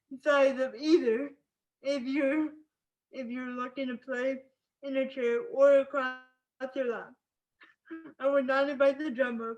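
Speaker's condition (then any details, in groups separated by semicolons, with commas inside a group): Spastic cerebral palsy; can speak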